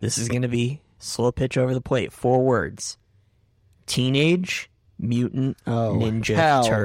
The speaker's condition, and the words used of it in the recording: Cleft palate. I was born with a cleft palate and my L's are very much a challenge, but it's called emotional lability, which basically just means that